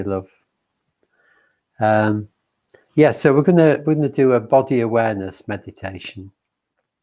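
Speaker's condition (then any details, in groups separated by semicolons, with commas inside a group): No condition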